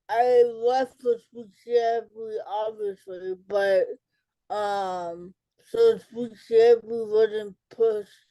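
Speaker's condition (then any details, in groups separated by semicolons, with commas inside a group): Cerebral palsy; speech delay in childhood, speech services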